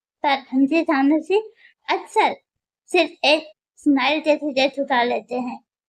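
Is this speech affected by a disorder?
Yes: muscular dystrophy; wheelchair user.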